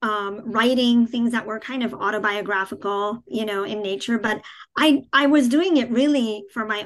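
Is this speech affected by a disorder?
Yes: cleft palate, cleft palate without cleft lip; childhood articulation problems, hard to understand, years with speech pathologist, speaking Hindi discouraged by early doctors, therapists.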